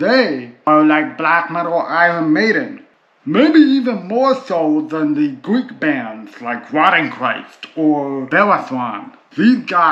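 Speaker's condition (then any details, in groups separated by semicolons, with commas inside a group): Cerebral palsy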